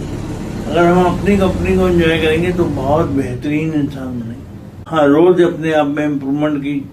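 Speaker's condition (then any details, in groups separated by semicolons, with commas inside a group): Cerebral palsy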